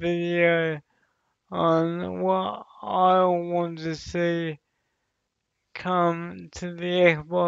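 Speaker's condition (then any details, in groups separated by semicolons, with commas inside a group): Cerebral palsy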